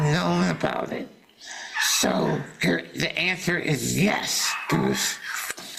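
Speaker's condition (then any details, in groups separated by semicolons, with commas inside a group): Salivary duct carcinoma surgery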